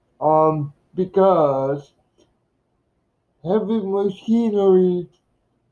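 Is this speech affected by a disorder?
Yes: cerebral palsy.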